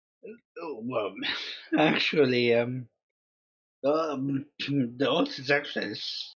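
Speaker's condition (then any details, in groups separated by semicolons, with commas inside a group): Cerebral palsy; affects speech, distinctive accent-like quality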